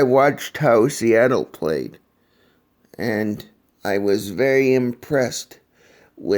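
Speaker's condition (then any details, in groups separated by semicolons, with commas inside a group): Cerebral palsy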